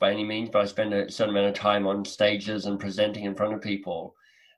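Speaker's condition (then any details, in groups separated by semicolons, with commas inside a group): Cleft lip and palate, mild; congenital cleft lip and palate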